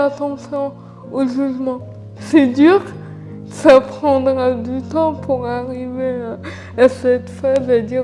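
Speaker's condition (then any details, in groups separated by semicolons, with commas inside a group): Cerebral palsy; from birth, uses wheelchair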